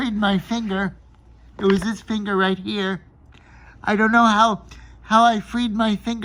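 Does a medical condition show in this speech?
Yes: cerebral palsy.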